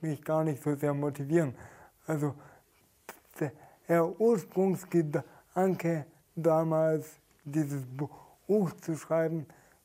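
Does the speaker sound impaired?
Yes: stuttering; stuttering symptoms, also present during stage performances; here blocks.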